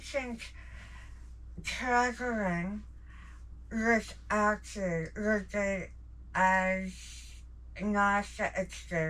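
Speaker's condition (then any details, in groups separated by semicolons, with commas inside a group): Jaw cancer surgery; jaw cancer, 16-hour surgery, tracheostomy, peg feeding, 35 radiation treatments; about 4 years since diagnosis, failed reconstruction removed, no oral eating; no speech with tracheostomy, speaks since removal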